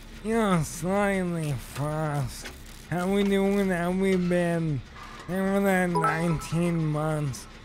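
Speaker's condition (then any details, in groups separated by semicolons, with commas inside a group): ALS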